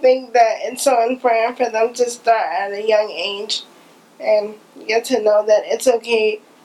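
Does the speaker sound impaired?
Yes: cerebral palsy.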